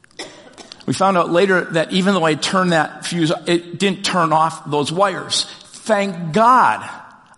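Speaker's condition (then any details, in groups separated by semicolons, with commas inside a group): No condition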